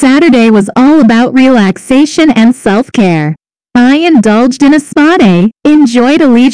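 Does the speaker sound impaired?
No.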